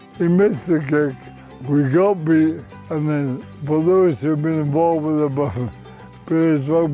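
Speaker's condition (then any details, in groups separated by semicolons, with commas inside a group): Motor neuron disease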